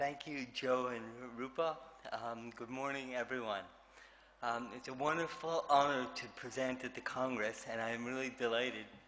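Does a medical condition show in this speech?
Yes: cerebral palsy; affects movement and speech.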